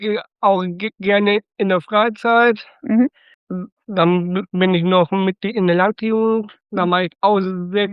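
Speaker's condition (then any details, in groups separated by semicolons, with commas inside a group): Down syndrome, trisomy 21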